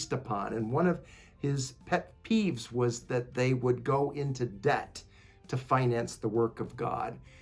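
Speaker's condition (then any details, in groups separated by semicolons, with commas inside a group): No condition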